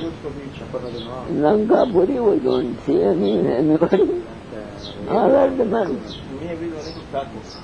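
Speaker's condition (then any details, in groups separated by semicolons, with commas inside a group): Deafness; cannot hear audience questions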